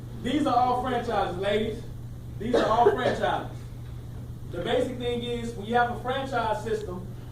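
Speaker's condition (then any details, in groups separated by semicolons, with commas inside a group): No condition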